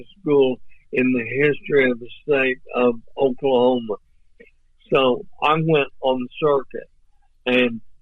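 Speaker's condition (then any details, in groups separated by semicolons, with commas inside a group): ALS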